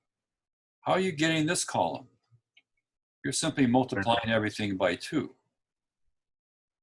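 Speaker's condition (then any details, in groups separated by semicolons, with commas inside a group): No condition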